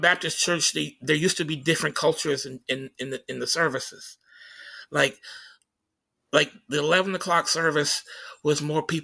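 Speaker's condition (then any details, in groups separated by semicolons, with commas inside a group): Stutter; stuttering during this interview; stuttering during conversation; repeated sounds, repeated words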